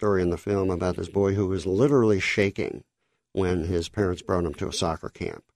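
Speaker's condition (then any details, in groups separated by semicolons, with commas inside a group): Cleft lip and palate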